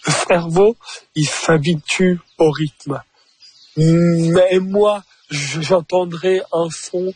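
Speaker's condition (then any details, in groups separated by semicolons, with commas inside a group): Stuttering; described as a speech disorder rather than a disability; stumbles over words on stage, voice left deliberately unedited in recording; repeated sounds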